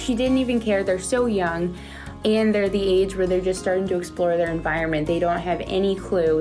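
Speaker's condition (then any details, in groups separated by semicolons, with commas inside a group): No condition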